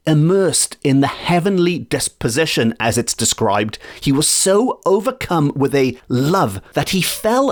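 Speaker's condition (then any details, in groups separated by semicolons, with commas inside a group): No condition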